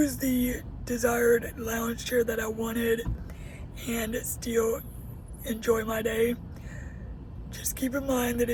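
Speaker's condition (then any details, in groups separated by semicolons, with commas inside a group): Cerebral palsy; uses a wheelchair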